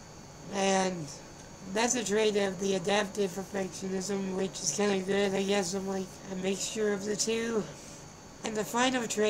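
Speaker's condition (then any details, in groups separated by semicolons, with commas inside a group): Spinal muscular atrophy; tongue constantly vibrating since infancy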